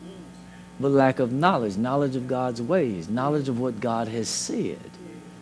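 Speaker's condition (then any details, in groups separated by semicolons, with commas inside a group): No condition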